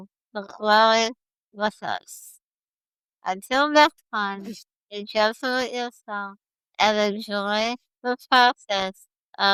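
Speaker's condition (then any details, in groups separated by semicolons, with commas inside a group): Spinal muscular atrophy type 1; most severe form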